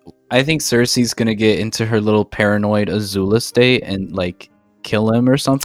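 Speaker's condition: No condition

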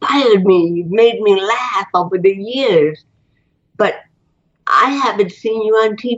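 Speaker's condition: Cerebral palsy; spinal cord and neck surgery

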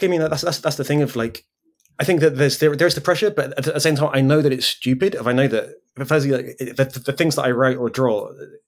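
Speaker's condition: Stutter; speech impediment; disfluent moment noted during this recording; makes recording podcasts difficult, still runs own podcast; repeated words

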